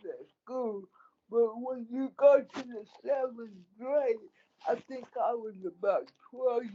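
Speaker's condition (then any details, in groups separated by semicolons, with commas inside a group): Cerebral palsy; speech affected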